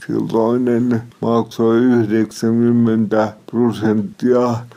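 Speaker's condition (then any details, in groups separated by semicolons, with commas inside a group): Cerebral palsy; somewhat unclear, self-described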